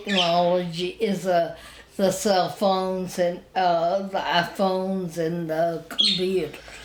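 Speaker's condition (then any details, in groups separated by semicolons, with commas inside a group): Spinal ataxia; wheelchair user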